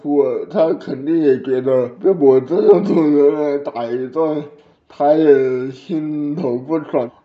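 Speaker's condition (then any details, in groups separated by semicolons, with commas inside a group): Cerebral palsy; birth asphyxia, blue at birth, over ten minutes of resuscitation, diagnosed in infancy at provincial hospital, legs affected, early rehabilitation, learned to walk; some words unclear despite great effort to speak clearly, edited for fluency, childhood drooling from delayed saliva swallowing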